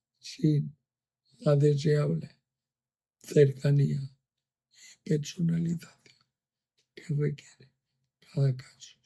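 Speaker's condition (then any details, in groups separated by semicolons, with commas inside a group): ALS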